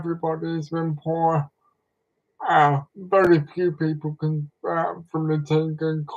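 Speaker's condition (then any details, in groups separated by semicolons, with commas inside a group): Cerebral palsy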